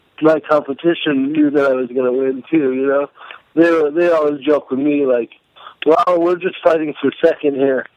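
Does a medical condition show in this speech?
Yes: cerebral palsy; may sound drunk.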